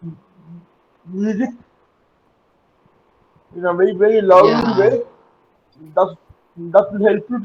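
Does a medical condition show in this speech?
Yes: cerebral palsy; uses wheelchair.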